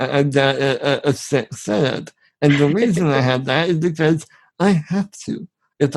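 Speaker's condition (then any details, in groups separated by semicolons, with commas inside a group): Spinal muscular atrophy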